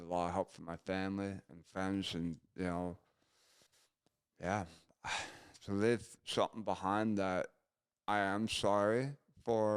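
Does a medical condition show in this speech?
Yes: gunshot injury to chin.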